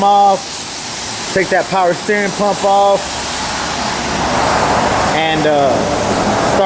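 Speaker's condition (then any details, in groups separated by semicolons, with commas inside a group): No condition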